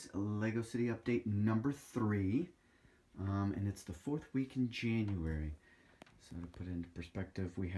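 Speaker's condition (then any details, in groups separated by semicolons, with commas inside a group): No condition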